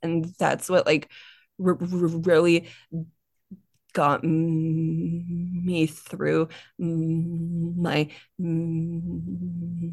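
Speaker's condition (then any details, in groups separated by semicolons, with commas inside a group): Stuttering; stutter since childhood, more severe when younger, quiet child avoiding speaking, NSA workshop in Fort Lauderdale; still stutters, no problems communicating at work, growing confidence; more comfortable the more people spoken to, sound repetitions; repeated sounds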